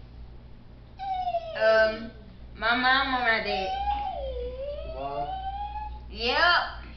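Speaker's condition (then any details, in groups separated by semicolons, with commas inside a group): Cerebral palsy; caused by birth stroke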